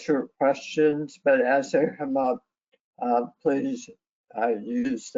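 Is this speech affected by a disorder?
Yes: head and neck cancer.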